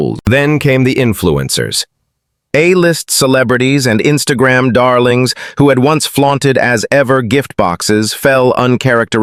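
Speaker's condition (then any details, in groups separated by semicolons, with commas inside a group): No condition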